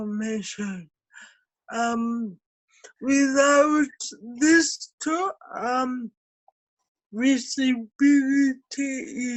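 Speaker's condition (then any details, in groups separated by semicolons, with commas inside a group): Cerebral palsy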